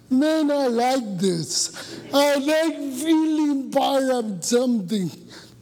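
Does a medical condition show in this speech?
Yes: cerebral palsy; from birth, born about two weeks early, umbilical cord around neck, no breathing at birth, cannot control nerves; voice affected, voice described as a curse.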